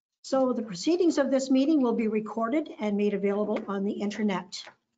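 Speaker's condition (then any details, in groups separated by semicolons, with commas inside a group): No condition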